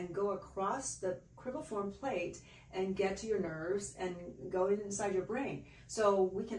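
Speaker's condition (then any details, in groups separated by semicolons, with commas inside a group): No condition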